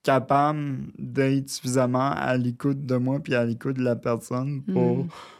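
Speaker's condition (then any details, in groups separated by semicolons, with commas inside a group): Cerebral palsy; brain damage, near quadriplegic, full use of left arm only, sensation preserved, wheelchair user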